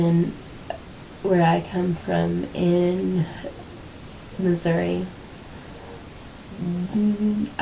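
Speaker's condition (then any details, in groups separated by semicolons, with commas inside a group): Cerebral palsy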